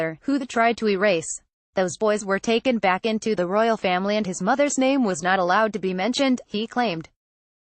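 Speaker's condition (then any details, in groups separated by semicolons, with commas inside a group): No condition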